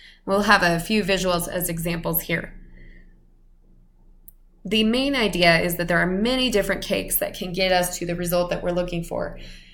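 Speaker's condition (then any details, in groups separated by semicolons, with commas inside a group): No condition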